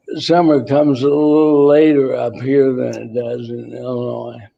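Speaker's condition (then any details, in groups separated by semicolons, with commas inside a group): ALS; voice tires, needs rest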